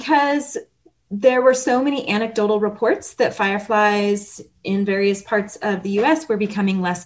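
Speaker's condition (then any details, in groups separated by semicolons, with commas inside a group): No condition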